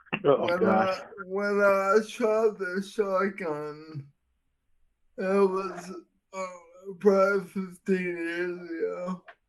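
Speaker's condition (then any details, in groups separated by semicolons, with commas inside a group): Friedreich's ataxia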